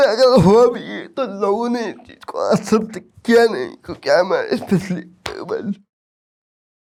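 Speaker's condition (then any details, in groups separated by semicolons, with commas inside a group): Cerebral palsy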